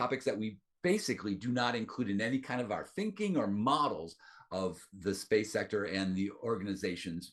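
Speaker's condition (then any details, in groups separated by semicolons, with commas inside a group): No condition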